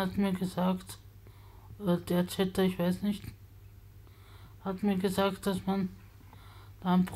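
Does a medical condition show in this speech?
Yes: spasticity from birth; multiple sclerosis.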